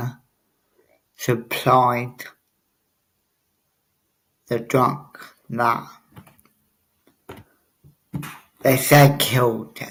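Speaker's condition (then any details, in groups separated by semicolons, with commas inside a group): Cerebral palsy; obvious speech impediment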